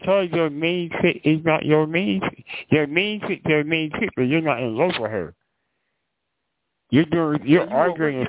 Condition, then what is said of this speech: Muscular dystrophy. He has a trach in his throat.